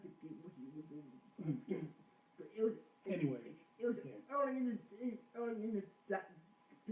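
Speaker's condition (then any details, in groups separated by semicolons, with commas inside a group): Cerebral palsy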